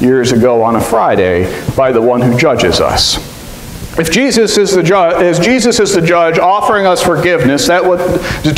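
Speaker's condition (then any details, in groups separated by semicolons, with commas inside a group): No condition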